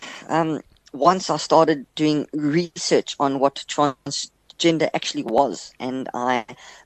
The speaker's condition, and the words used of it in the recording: Stuttering. After that, my stuttering began to lessen and lessen, and now it's almost not that noticeable anymore.